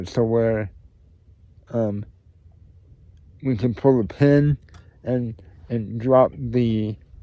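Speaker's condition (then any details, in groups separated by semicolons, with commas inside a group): Cerebral palsy; tends to mess up words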